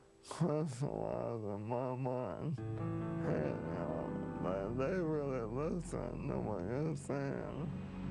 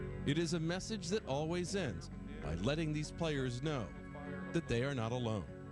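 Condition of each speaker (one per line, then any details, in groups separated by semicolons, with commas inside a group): ALS
No condition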